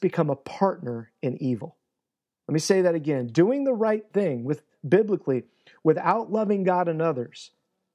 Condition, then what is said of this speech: No condition.